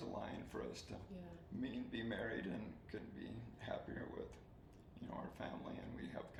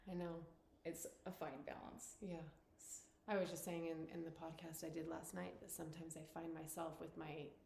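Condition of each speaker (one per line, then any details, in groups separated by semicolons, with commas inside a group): ALS; slow-progressing form, feeding tube; about seven years since onset, fed by others; soft spoken, swallowing getting harder
No condition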